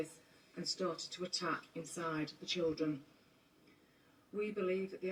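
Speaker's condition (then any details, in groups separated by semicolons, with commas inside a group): No condition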